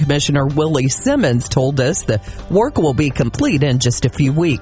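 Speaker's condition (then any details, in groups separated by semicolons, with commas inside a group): No condition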